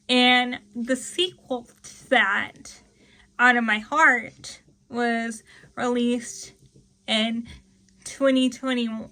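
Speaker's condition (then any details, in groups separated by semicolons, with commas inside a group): Cerebral palsy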